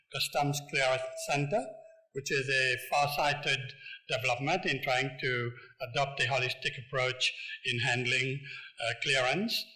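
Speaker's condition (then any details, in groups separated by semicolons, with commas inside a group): No condition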